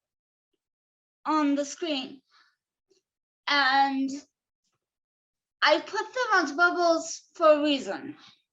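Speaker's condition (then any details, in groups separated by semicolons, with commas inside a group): Cerebral palsy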